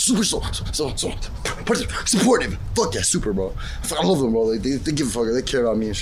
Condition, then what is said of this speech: Tourette syndrome. I'll be twitching. I'll be like, fuck you, bitch. I'll be stuttering.